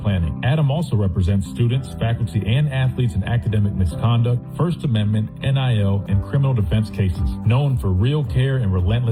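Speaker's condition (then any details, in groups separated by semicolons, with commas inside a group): No condition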